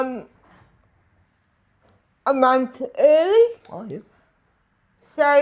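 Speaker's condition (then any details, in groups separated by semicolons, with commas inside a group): Disability affecting speech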